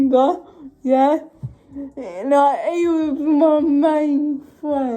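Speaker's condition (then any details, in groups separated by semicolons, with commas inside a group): Cerebral palsy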